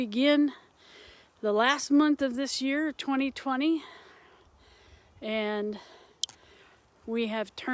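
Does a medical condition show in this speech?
No.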